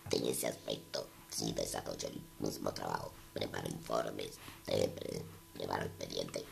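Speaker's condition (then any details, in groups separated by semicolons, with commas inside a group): Total laryngectomy; laryngeal cancer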